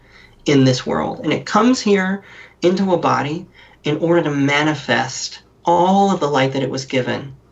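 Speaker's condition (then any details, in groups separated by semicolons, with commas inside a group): Cleft lip and palate; talks differently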